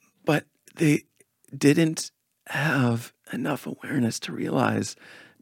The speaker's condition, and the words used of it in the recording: Spasmodic dysphonia. The reason why I don't talk in a lower voice all the time is it's not as consistent.